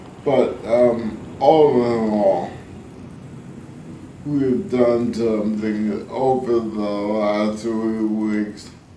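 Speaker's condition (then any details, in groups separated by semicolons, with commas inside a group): ALS; spasticity main symptom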